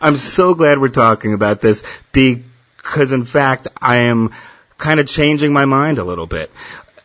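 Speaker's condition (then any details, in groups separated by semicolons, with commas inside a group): Stuttering; stuttering since childhood; anticipatory worry about stuttering, sometimes months ahead; blocks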